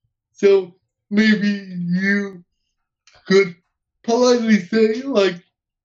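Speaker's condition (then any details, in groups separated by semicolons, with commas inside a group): Cerebral palsy; uses wheelchair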